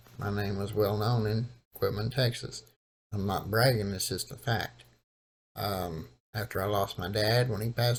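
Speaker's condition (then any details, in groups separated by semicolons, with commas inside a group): Cerebral palsy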